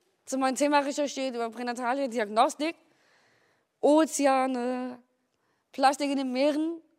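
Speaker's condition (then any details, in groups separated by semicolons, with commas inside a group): Down syndrome; cannot speak freely very well, read prepared question aloud at wahlkampfarena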